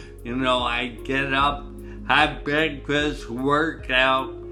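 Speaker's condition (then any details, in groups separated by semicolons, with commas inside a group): Traumatic brain injury (pontine cavernoma)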